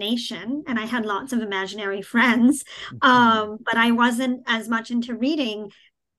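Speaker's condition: Cleft palate, cleft palate without cleft lip

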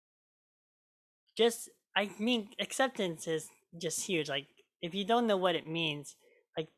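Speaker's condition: Cleft lip and palate; major closure surgery

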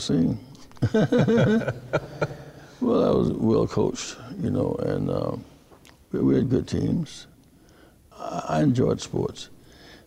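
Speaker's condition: Parkinson's disease; recent diagnosis

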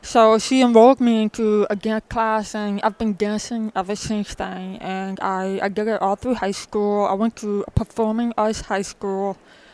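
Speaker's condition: Profound deafness, born profoundly deaf in both ears; spoken speech preferred over ASL, childhood speech lessons three hours away, five days a week

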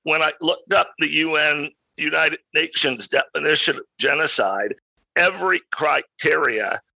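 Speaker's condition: Spasmodic dysphonia; no known cause or cure

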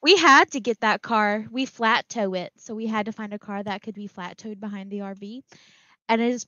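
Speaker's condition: No condition

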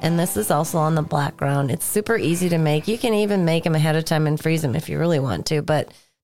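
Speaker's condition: No condition

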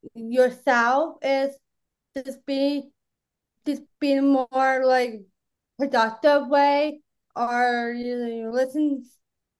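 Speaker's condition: Down syndrome; Down syndrome from birth, born without esophagus, blocked bowel, surgery right after birth, cord wrapped around throat three times; may be a little hard to understand, mother helps a little, host understood nearly everything, host once asked for a repeat

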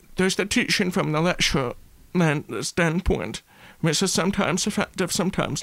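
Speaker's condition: Deafness; brown cochlear implant on side of head

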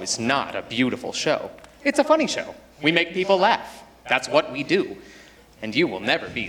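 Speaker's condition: No condition

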